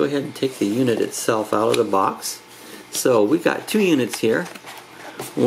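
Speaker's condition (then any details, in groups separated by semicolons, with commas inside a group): No condition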